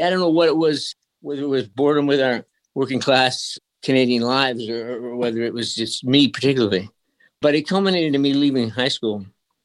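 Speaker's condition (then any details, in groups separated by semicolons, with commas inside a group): Early-onset Parkinson's disease; progressive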